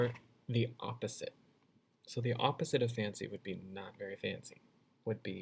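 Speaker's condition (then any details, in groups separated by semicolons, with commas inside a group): No condition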